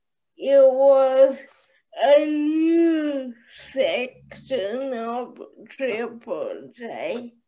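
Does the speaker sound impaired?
Yes: cerebral palsy.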